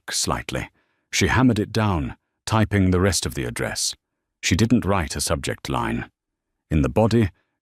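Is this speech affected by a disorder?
No.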